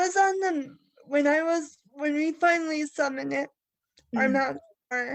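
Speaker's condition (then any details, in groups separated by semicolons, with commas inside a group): Cerebral palsy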